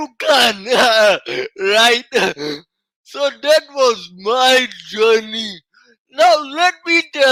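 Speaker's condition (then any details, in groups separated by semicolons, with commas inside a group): Cerebral palsy; from birth, oxygen loss at delivery, mainly physical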